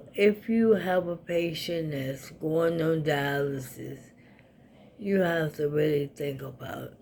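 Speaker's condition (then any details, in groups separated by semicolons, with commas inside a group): ALS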